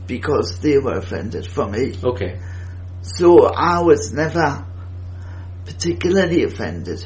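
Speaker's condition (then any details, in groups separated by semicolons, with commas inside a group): Cerebral palsy; first wheelchair fundraised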